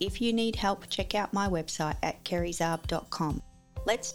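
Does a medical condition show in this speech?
No.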